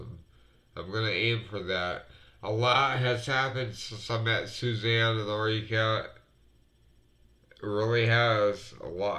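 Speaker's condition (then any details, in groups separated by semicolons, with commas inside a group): Multiple sclerosis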